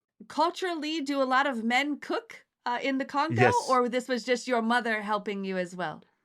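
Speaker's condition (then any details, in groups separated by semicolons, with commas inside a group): No condition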